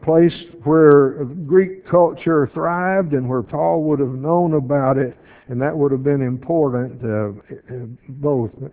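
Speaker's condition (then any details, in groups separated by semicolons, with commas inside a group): No condition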